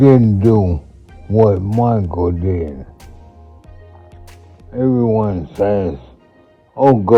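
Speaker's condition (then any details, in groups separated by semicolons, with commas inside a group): Multiple sclerosis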